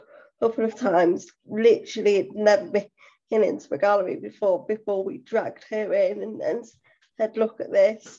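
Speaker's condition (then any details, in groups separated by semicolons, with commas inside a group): Cerebral palsy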